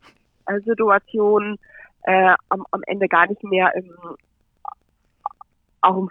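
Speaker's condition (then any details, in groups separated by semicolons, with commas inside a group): Stuttering; persistent stuttering with fluent and harder phases, joined Stotterer Selbsthilfe relatively early; currently fairly fluent phase, audible on phone call; always present, sometimes hits limits, takes longer, more with group speaking, English online seminars hardest; repeated sounds, prolonged sounds, blocks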